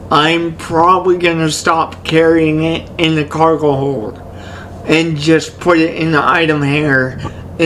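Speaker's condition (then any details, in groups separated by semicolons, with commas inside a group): Cerebral palsy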